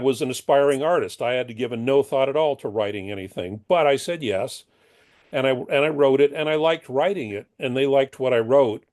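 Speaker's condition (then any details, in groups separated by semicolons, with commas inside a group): No condition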